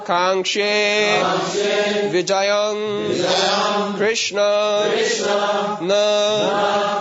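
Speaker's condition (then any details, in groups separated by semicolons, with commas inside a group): No condition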